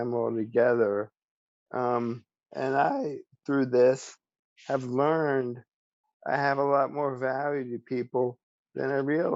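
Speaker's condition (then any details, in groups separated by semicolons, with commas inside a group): ALS; speech still preserved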